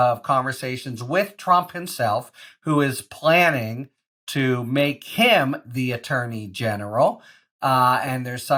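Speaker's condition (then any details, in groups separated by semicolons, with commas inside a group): No condition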